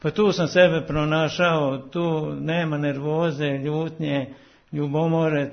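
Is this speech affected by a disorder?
Yes: Parkinson's disease; converses normally, illness not noticeable on radio.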